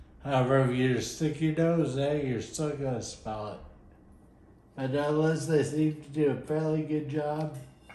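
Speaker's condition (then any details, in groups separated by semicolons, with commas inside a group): Friedreich's ataxia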